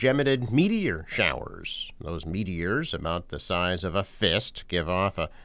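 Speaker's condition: No condition

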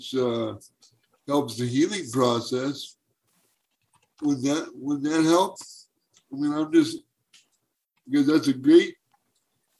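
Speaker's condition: Cerebral palsy; congenital, spasticity, wheelchair for mobility

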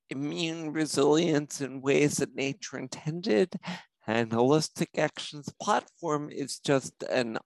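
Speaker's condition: Spinocerebellar ataxia; symptoms for over 40 years

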